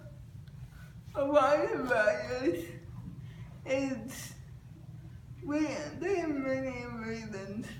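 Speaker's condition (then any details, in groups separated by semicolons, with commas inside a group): Cerebral palsy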